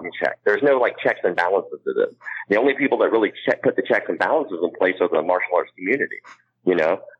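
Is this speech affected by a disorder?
Yes: cleft palate; congenital cleft palate, mouth, ear, nose and throat structure differ from most people, cannot blow up balloon; ear pressure not relieved, cannot clear ear, ear hurts in wrestling.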